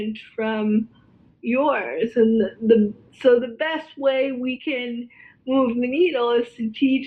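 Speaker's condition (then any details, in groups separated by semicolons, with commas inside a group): Cerebral palsy, spastic quadriplegia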